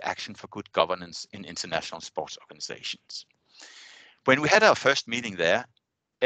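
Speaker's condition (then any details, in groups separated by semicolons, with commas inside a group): No condition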